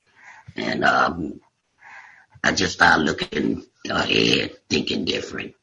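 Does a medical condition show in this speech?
Yes: laryngectomy; total laryngectomy for tumor by voice box, after failed six weeks chemo and radiation; voice prosthesis with hands-free device held by patch, still learning device, ongoing speech therapy; voice deeper and raspy before diagnosis, only one or two words after surgery, improving with therapy.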